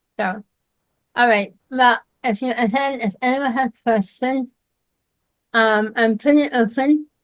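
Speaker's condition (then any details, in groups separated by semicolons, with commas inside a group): Myasthenia gravis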